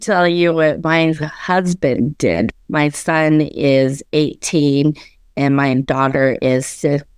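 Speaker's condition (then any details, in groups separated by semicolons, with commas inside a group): Aphasia; with apraxia; long found the word aphasia hard to say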